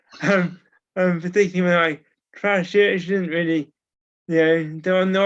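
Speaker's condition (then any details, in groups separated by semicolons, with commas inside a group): Cerebral palsy; from birth, uses wheelchair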